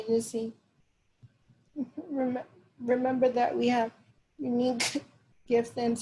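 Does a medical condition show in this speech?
Yes: cerebral palsy; diagnosed at 9 months.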